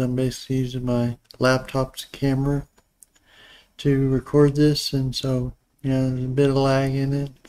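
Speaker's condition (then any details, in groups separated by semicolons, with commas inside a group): Parkinson's disease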